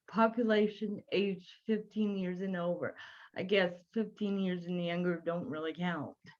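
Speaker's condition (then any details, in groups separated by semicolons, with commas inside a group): Cerebral palsy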